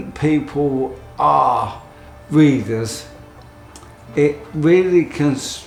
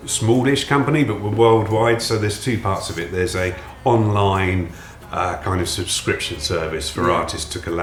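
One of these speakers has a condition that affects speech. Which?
The first: ALS; affects emotions, speech, right hand; voice may sound peculiar.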